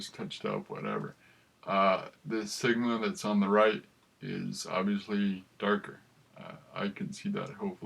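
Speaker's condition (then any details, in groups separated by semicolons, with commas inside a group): Cerebral palsy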